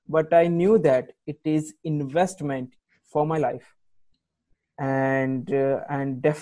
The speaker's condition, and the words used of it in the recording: Stuttering. So this is not just you're managing it to help you not stutter, but you feel transformed, like you're a new person.